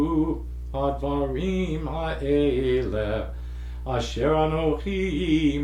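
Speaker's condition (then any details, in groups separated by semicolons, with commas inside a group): No condition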